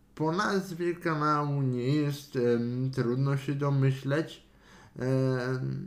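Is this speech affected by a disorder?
Yes: cerebral palsy; wheelchair user.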